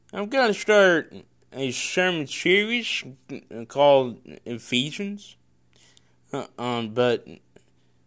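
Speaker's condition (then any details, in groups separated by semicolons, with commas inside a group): Cerebral palsy; congenital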